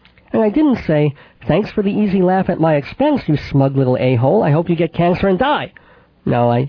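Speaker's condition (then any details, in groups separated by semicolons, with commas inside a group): Cleft palate with lisp, mild; congenital cleft palate and cleft lip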